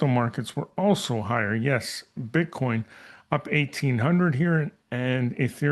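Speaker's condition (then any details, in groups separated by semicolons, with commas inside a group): No condition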